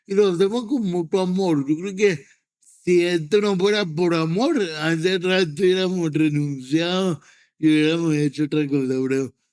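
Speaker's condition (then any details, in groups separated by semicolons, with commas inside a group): Cerebral palsy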